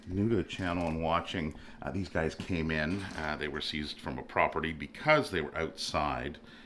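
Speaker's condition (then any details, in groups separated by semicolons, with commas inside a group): No condition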